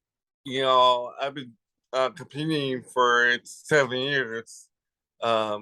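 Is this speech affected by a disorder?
Yes: cerebral palsy.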